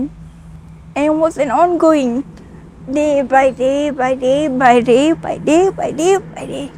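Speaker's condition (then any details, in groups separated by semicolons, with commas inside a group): Cerebral palsy; years without physical therapy, now somatic movement work, improving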